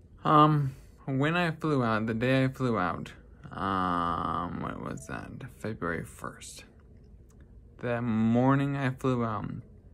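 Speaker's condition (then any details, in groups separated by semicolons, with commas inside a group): Traumatic brain injury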